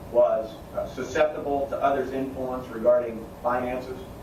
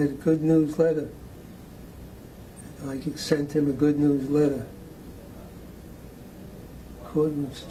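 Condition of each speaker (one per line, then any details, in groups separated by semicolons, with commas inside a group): No condition
Parkinson's disease; needs to keep voice level up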